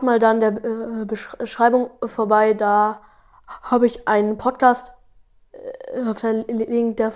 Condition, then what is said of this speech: Stuttering. Beim Rappen ist es so, wenn ich keine Melodie habe, dann stottere ich schon.